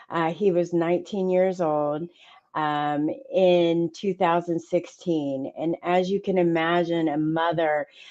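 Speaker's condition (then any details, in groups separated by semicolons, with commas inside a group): No condition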